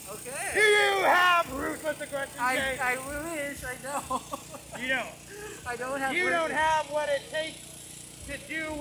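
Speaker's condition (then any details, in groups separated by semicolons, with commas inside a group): No condition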